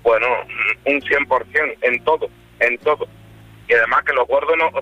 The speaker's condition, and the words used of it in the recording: None; typical speech.